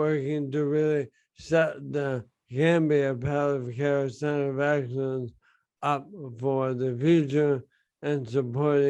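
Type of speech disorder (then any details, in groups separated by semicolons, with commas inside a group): Bulbar dysarthria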